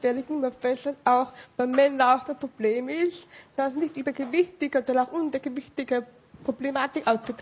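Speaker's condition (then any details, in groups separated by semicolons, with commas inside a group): Severe hearing loss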